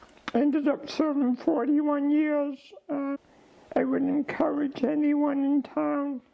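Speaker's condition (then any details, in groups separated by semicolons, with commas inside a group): ALS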